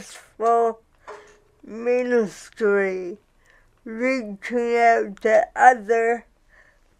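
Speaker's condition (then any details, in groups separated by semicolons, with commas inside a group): Cerebral palsy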